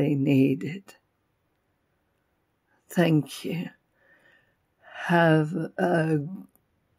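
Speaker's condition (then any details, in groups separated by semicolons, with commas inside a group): Functional neurological disorder; cannot talk properly today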